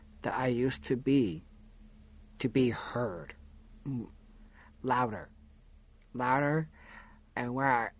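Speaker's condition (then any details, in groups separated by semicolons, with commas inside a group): Down syndrome; disability since childhood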